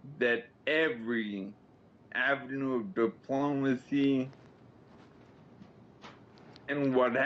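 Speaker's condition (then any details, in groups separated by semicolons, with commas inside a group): Slurred speech after coma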